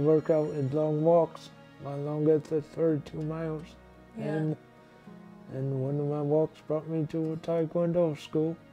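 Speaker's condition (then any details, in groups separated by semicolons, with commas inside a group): Traumatic brain injury; hit by car as child, resuscitated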